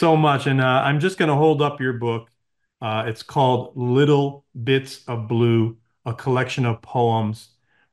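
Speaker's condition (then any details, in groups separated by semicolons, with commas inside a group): No condition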